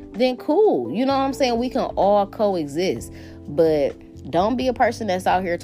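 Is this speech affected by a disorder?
No.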